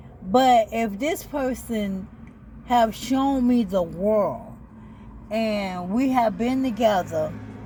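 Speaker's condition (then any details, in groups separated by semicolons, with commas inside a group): ALS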